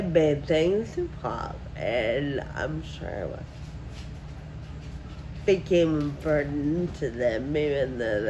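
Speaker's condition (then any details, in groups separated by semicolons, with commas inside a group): Friedreich ataxia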